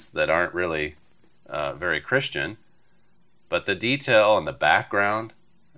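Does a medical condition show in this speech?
No.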